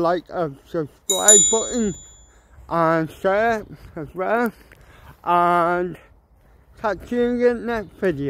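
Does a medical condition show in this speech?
Yes: cerebral palsy; mild, ataxic type.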